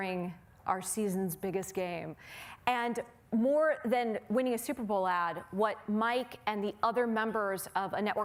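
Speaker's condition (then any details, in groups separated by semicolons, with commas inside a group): No condition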